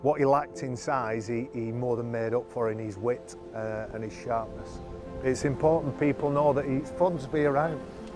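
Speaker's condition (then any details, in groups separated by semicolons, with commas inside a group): No condition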